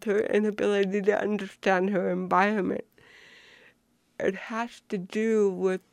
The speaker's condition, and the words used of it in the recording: Cerebral palsy. Because I have CP and because of the way I move and talk throughout my life, people have thought that I have not been very bright.